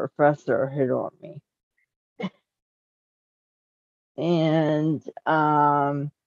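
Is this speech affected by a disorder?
Yes: cerebral palsy.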